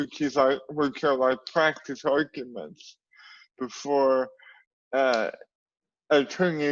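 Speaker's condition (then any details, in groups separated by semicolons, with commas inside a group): Cerebral palsy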